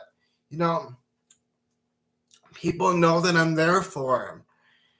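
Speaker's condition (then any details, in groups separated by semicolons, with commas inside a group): Cerebral palsy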